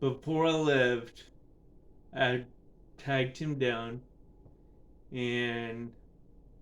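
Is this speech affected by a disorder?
Yes: cerebral palsy; affects speech and balance.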